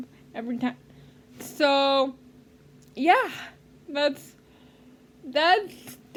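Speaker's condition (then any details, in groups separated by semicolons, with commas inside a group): Cerebral palsy; speech therapy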